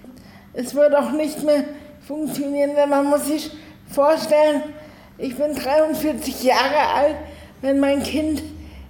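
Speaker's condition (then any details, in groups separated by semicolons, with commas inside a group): Cerebral palsy, spastic, arms and legs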